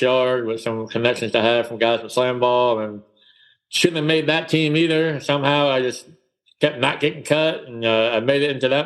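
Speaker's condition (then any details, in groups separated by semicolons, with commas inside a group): Cleft palate; congenital cleft palate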